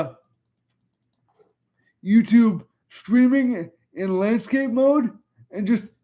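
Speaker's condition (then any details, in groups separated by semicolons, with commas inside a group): Cerebral palsy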